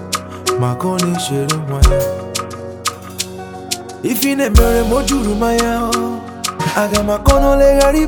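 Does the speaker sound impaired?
No.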